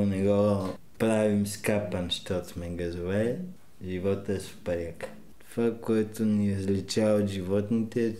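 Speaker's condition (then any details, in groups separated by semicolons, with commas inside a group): Cerebral palsy; oxygen loss at birth, stroke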